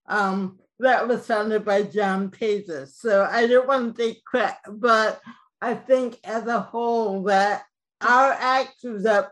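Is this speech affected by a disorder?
Yes: cerebral palsy; from birth, no breathing for 45 minutes at birth, gait mildly affected; speech mildly affected.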